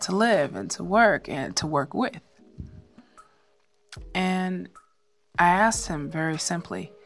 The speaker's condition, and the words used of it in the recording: No condition.